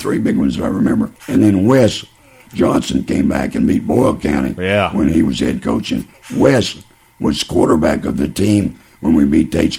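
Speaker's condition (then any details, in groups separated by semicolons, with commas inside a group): Laryngeal cancer; laryngeal cancer following lung cancer diagnosed 2006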